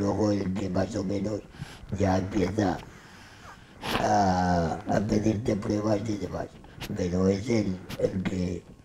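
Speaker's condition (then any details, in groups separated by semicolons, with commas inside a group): Laryngectomy; laryngectomy for laryngeal cancer; talking and eating after laryngectomy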